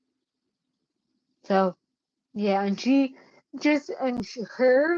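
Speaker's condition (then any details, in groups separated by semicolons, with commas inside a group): Cerebellar ataxia; caused by brain bleed, unsteady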